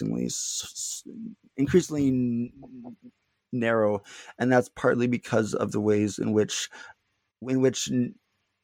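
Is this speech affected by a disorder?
Yes: stuttering; not stuttering much currently; little stuttering currently; here repeated sounds, prolonged sounds.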